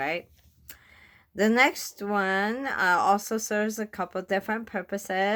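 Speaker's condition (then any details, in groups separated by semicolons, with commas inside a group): Bulbar onset ALS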